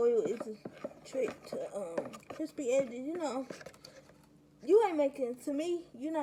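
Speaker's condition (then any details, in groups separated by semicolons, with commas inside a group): Cerebral palsy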